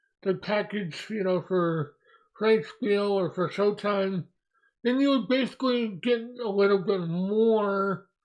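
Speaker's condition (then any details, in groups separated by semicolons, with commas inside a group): Mobius syndrome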